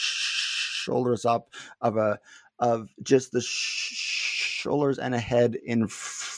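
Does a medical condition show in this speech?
Yes: stuttering; not stuttering much at time of recording; here repeated sounds, repeated words, prolonged sounds.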